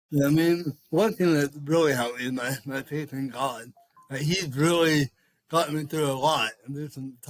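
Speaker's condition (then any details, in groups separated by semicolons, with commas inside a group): Cerebral palsy; speech affected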